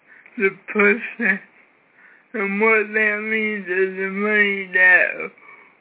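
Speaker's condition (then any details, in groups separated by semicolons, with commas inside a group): Cerebral palsy, severe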